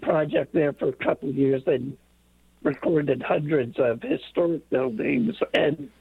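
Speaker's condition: Late-onset Pompe disease; over 250 infusions

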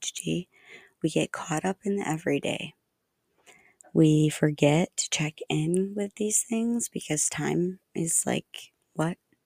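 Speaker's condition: No condition

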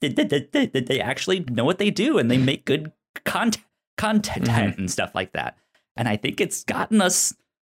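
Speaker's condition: Stutter; self-reported stutter; expects stutter to be an obstacle for some listeners; repeated sounds, blocks

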